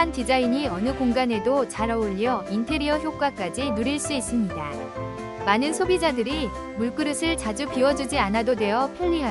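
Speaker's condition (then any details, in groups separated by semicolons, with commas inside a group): No condition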